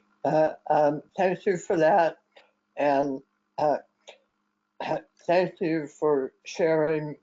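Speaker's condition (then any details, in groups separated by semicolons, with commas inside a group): Head and neck cancer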